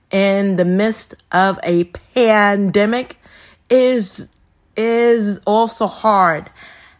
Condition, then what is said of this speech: Stuttering. So you will hear me stumble upon words, and that is okay.